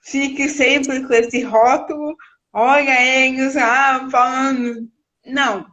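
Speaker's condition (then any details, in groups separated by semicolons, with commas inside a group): Cerebral palsy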